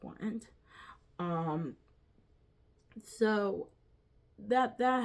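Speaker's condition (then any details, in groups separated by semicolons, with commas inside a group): Quadriplegic cerebral palsy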